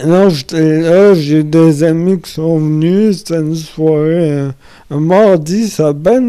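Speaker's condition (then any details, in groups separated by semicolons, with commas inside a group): Amyotrophic lateral sclerosis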